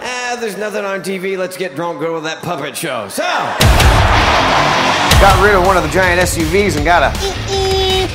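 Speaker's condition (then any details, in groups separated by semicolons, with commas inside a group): No condition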